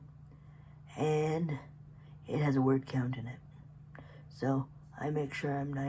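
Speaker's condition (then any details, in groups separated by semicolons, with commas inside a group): Cerebral palsy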